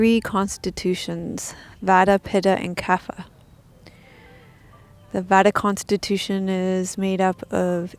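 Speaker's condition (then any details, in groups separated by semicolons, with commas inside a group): No condition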